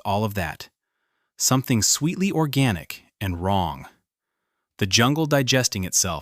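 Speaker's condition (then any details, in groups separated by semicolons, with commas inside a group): No condition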